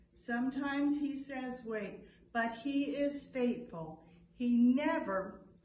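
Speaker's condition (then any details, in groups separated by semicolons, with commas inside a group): No condition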